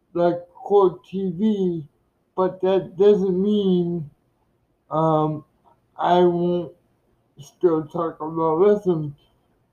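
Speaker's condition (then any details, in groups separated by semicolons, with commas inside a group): Cerebral palsy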